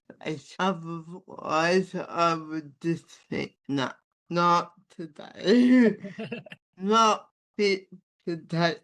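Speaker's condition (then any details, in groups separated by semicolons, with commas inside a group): Athetoid spastic cerebral palsy; athetoid spastic type, involuntary movement throughout body, mainly arms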